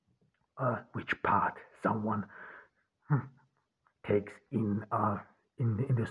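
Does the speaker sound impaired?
Yes: stuttering; cause unknown, only one in family who stutters, german mother tongue, born in austria; possibly part of why hard to be listened to at university; here repeated words, prolonged sounds.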